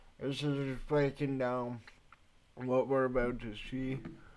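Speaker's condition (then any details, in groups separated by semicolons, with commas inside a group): Cerebral palsy; speech affected by cerebral palsy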